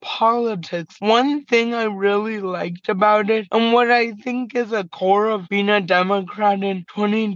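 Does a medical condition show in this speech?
Yes: cerebral palsy; very mild physical disability, slight tremors during the day.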